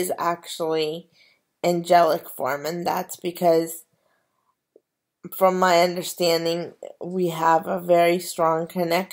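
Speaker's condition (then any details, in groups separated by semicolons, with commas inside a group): Cerebral palsy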